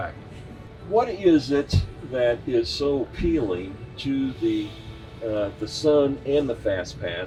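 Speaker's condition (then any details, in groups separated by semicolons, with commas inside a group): No condition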